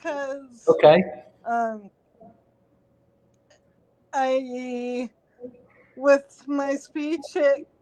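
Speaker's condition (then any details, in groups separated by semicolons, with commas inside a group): Cerebral palsy; since birth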